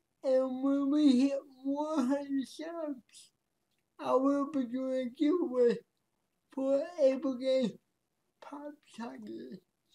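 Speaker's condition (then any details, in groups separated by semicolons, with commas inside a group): Cerebral palsy; speech affected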